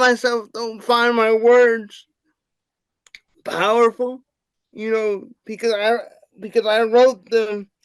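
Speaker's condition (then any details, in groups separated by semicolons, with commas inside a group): Cerebral palsy; wheelchair user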